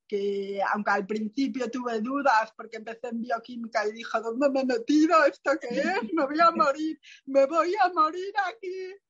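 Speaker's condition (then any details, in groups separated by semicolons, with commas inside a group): Profound bilateral hearing loss, post-meningitis profound bilateral sensorineural hearing loss; profound bilateral hearing loss from meningitis at four, cochlear implant at 30, earlier limited hearing aid; flat audiogram, hears nothing without implant, other ear unusable, second implant planned at Sierga, masks hinder; speech surprises people given deafness, childhood speech therapy abroad, relies on lip reading and facial gestures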